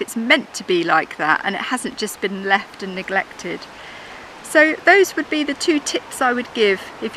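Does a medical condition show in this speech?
No.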